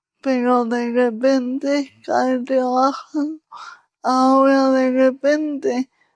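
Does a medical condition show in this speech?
Yes: cerebral palsy.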